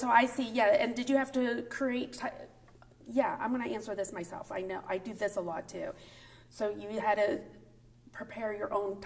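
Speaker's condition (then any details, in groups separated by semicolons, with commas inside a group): No condition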